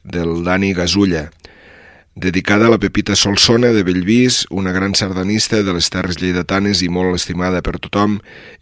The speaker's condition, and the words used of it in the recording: No condition.